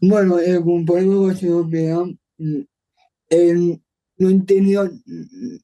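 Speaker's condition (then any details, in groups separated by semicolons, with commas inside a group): Down syndrome; Down syndrome from birth, genetic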